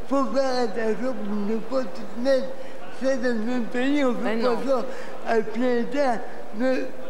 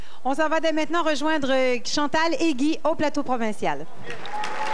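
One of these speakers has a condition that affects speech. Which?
The first: cerebral palsy.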